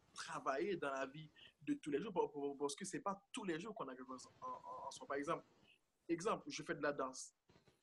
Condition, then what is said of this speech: Stuttering. Et même, j'ai mon j'ai celui qui me fait des montages vidéo, une fois, m'avait proposé de couper un peu là où je paye trop.